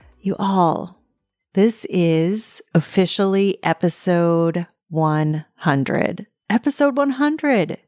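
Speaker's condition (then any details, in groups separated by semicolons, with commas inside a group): No condition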